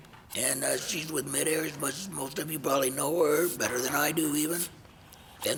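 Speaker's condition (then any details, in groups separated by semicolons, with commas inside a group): Laryngectomy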